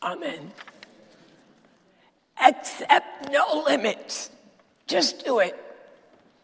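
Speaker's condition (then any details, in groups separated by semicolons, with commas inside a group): Dysphonia; still preaches with this voice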